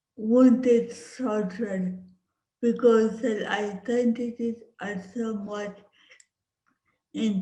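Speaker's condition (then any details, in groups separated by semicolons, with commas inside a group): Cerebral palsy; speech impediment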